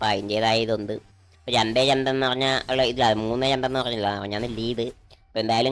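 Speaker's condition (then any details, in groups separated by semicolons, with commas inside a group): No condition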